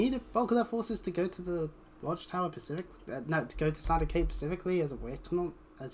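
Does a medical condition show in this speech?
No.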